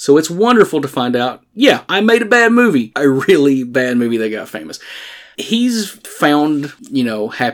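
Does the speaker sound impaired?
No.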